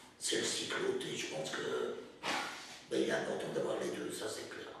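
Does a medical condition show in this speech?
Yes: total laryngectomy, oesophageal.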